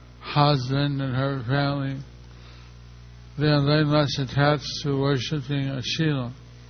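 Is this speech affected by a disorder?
Yes: stroke; not so easy to speak, checks whether listeners understand, understood only a little.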